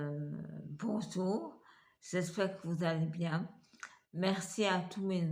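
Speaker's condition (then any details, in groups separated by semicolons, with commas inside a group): Multiple sclerosis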